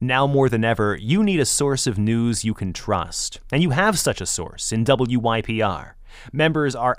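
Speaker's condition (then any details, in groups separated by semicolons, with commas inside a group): No condition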